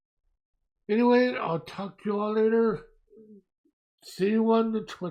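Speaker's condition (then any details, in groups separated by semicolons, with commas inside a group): Mobius syndrome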